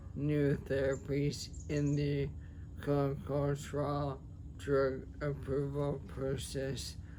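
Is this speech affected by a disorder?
Yes: ALS, sporadic; speech affected.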